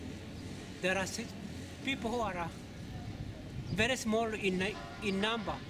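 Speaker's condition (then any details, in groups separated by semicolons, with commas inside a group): No condition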